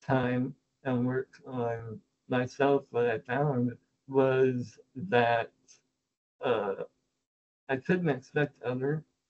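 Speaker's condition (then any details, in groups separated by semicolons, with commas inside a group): Spinal muscular atrophy, type 2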